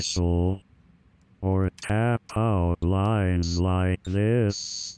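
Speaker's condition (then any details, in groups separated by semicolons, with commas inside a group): Amyotrophic lateral sclerosis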